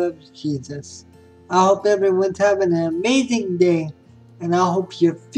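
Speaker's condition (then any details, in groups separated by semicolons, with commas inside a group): Spastic cerebral palsy; spastic quadriplegic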